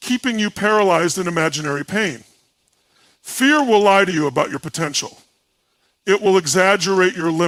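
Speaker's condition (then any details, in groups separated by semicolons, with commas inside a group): No condition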